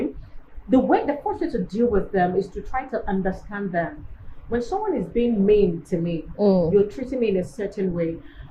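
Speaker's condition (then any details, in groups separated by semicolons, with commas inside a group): No condition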